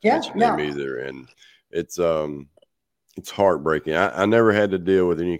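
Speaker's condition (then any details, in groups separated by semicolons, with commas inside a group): No condition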